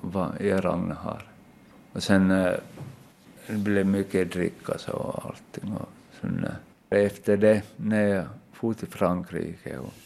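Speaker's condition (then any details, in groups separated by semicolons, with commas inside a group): Aphasia after brain injury; taken to Malmska Sjukhuset, later tested in Vasa, past seizures treated with medication, now off medication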